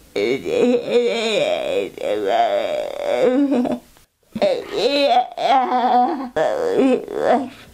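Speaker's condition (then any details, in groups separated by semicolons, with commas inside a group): Cerebral palsy; congenital, since birth; age 83, no personal assistance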